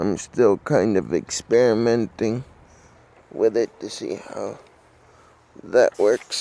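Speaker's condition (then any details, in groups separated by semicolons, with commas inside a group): Cerebral palsy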